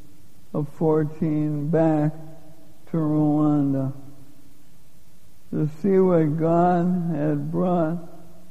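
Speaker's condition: Lou Gehrig's disease; given 3 to 5 years to live

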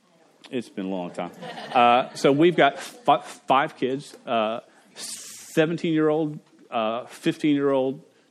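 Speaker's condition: Stutter; stutter since age five, persisting through adulthood; at times blocks and cannot say own name; repeated sounds, prolonged sounds

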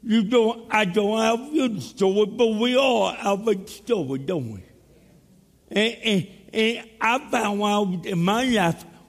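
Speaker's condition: Cerebral palsy; stillborn

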